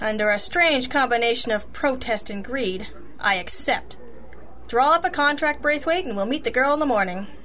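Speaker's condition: No condition

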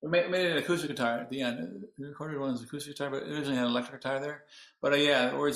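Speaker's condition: Parkinson's disease; onset age 42, 19 years since, medicine four times daily plus Indian bean, hospital physical therapy; hard on voice, needs about two weeks of singing practice to regain voice

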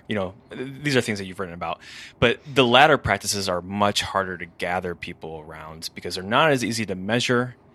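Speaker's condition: No condition

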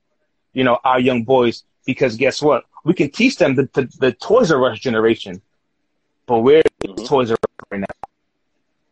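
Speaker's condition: Stuttering; stutter since about age 4, severe kindergarten through high school and college, lung surgery for severe asthma; turning 36, self-rated stutter about 3 of 10, still audible; stutter reduced from 10 to 3 by self-retraining pitch and speaking rate; repeated sounds

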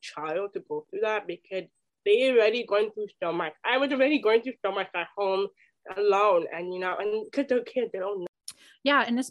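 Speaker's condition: Deafness, hard of hearing; communicating and speaking

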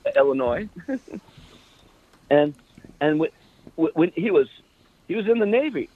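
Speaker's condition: Stutter; stutter from birth, long-standing determination to overcome it; largely overcome, mild residual stutter; still stutters a bit, far less than before; repeated sounds, repeated words

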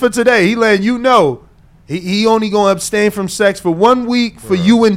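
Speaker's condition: No condition

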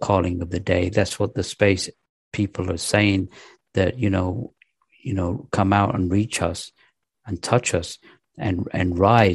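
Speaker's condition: No condition

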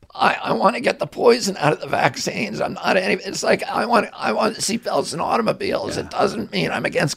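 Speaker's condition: Spasmodic dystonia; affects voice

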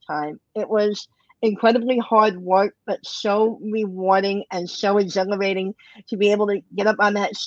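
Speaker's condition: Cleft lip and palate; bilateral, congenital, more than 20 surgeries from age 2 months to late twenties

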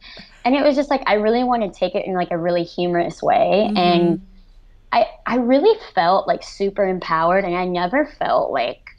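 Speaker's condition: Cleft lip and palate, severe

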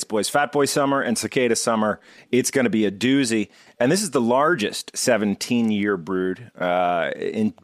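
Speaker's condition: No condition

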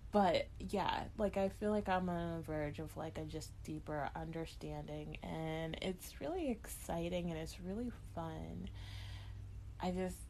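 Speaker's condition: No condition

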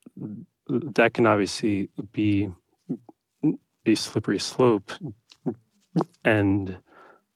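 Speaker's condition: Stuttering; persisting into adulthood; making peace with it; halting speech, repetitions, long painful blocks on first part of words, trouble breathing during blocks; repeated sounds

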